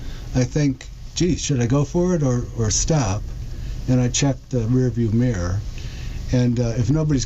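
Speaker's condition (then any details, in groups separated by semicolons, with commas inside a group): Parkinson's disease; diagnosed almost 4 years ago; walking no longer automatic, must guide steps very consciously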